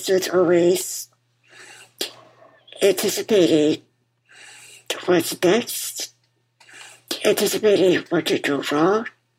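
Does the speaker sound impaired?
Yes: muscular dystrophy; BiPAP machine audible while talking.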